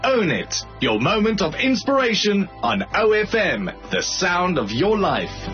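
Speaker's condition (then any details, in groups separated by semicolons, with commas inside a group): No condition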